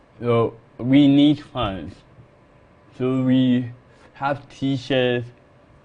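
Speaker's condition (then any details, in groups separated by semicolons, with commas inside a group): Cerebral palsy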